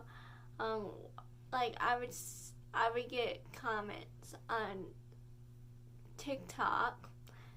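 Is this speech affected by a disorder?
Yes: cerebral palsy.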